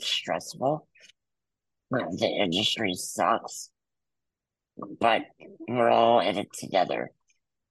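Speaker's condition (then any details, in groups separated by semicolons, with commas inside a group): Muscular dystrophy; back surgery at 14 followed by near-fatal pneumonia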